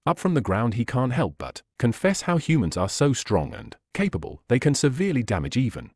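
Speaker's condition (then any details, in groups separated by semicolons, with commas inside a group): No condition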